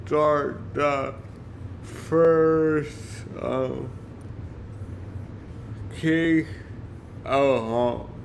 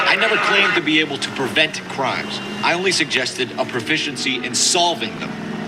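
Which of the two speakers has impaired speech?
The first: cerebral palsy; speech impairment.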